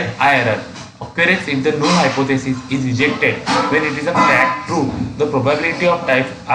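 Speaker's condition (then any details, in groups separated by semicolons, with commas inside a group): No condition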